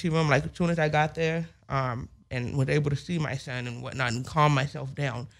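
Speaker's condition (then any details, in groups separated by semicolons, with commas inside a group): Hearing loss with speech impediment; specialized hearing aids needed, can hear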